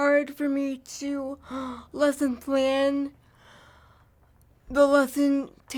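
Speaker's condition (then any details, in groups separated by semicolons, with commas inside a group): Cerebral palsy; from birth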